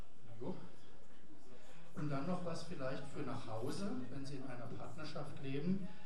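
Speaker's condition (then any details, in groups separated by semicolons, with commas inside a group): No condition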